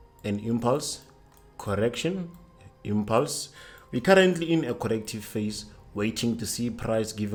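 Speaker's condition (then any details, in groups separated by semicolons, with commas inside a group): No condition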